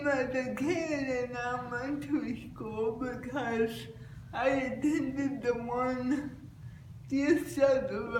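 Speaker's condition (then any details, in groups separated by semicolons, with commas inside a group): Cerebral palsy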